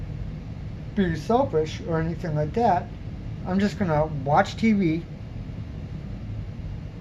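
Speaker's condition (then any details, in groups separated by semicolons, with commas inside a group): Cerebral palsy; mild; speech somewhat unclear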